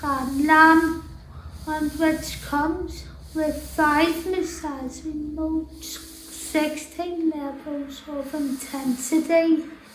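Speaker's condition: Tracheostomy and ventilator dependent; paralysed from neck down

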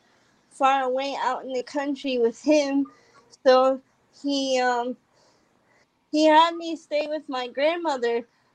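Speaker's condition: Cerebral palsy; congenital, high muscle tone in lower body, cannot walk, drives electric wheelchair

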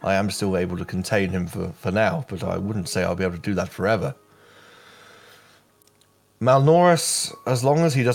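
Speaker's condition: No condition

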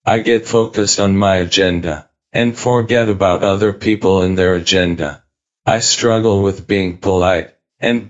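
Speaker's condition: ALS, speech-generating device; diagnosed at age 34, lost walking, talking and breathing, tracheostomy and ventilator; cannot speak, eye-activated synthetic voice built from voice banking, types replies, silences while typing

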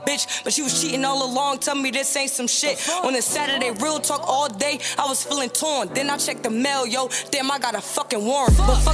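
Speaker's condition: No condition

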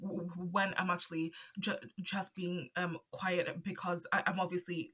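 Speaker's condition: Stutter; onset around age 5 after move from Zambia to UK, none before per parents, cause unknown; stutters here and there, stutter affects talking, often stays quiet to avoid stuttering; repeated sounds

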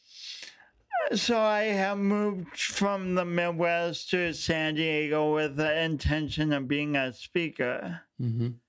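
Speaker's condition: Speech impediment; impediment noticeable on first meeting but words formed

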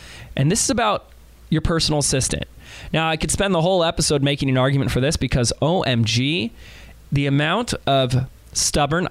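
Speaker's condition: No condition

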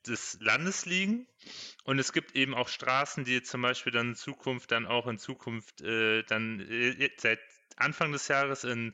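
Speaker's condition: No condition

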